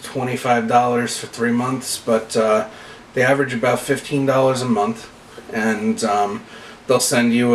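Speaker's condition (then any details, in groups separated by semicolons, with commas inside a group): No condition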